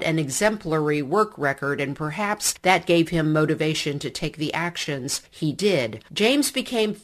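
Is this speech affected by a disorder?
No.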